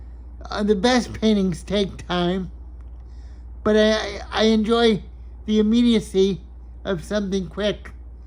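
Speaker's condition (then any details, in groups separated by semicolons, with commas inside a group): Cerebral palsy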